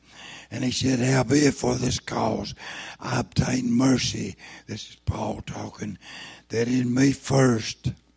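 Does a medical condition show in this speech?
Yes: throat cancer, lost vocal cord.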